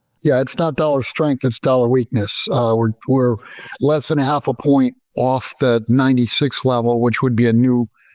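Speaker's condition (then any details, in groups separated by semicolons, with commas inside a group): No condition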